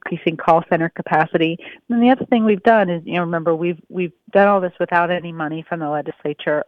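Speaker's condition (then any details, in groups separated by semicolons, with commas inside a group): No condition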